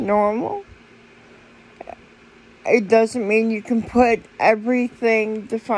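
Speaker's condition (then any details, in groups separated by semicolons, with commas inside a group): Cerebral palsy; speech noticeably atypical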